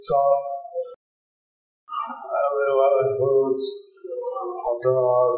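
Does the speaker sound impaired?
Yes: stroke with facial paralysis; half the face paralyzed; about 15 years since stroke; speech hard for some listeners to understand, another person repeats speech for listeners.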